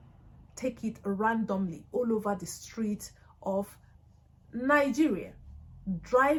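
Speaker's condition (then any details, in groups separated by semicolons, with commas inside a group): No condition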